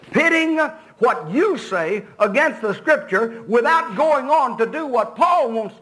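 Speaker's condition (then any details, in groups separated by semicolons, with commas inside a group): No condition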